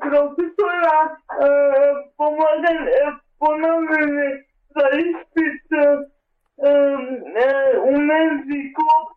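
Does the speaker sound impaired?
Yes: cerebral palsy; cerebral palsy with blindness, daily help needed for mobility and adapted reading material; steady personal assistant via Druga Zamisao for almost two years, records literature, exams taken orally; own way of breathing and communicating must be shown to each new assistant, very communicative.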